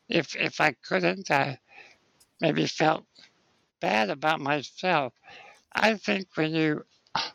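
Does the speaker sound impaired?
Yes: spinal muscular atrophy; spinal muscular atrophy from birth, muscle weakness, lifelong wheelchair use; age 60.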